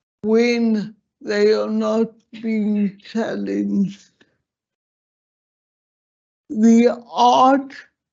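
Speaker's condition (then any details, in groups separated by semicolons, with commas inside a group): Slurred speech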